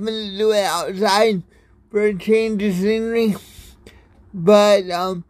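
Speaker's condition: Cerebral palsy; electric wheelchair since age 6

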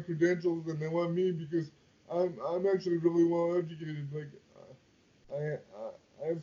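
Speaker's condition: Quadriplegic cerebral palsy; wheelchair user

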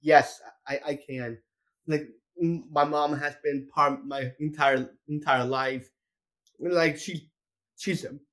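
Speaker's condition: Down syndrome; Down syndrome since birth, intellectual and developmental disability

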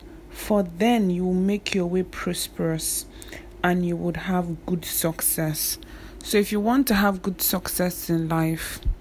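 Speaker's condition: No condition

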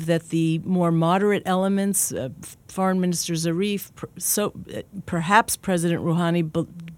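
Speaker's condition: No condition

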